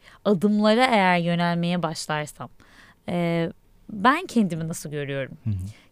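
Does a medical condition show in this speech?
No.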